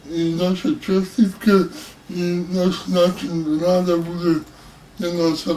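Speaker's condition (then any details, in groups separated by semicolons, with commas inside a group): Cerebral palsy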